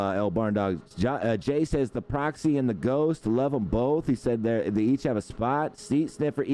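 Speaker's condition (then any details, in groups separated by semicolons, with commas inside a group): No condition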